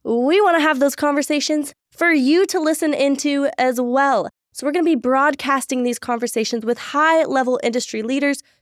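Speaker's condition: No condition

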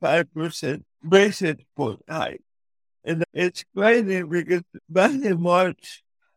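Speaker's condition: Cerebral palsy; affects speech

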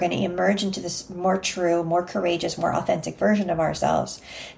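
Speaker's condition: No condition

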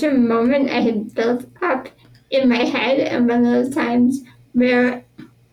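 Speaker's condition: Spinal muscular atrophy; power wheelchair since about age 2

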